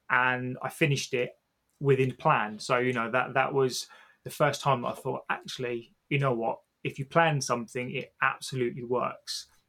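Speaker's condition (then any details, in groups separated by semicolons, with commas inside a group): Stammer; long hidden even from wife and kids, became quite unwell with it last year; speaking on podcast with stammer, says speaking here has taken a lot; has always fought to be able to speak; repeated words, blocks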